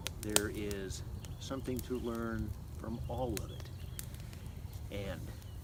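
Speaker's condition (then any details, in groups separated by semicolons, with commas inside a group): No condition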